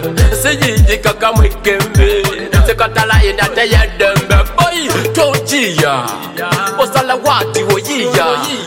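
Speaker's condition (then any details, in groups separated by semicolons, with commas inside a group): No condition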